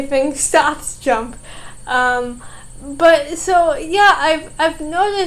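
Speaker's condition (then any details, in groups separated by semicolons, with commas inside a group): Cerebral palsy; brain damage; trouble swallowing when eating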